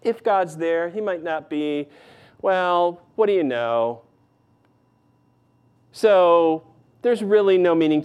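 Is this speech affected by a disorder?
No.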